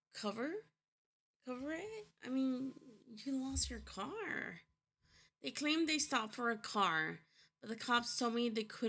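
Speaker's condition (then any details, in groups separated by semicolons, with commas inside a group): No condition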